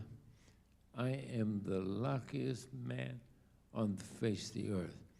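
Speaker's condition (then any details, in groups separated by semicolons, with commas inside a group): ALS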